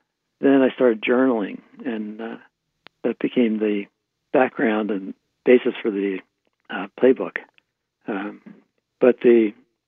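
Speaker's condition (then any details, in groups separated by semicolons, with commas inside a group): Parkinson's disease; right hand tremor at onset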